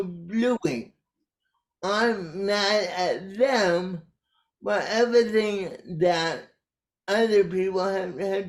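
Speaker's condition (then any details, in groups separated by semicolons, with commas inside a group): Cerebral palsy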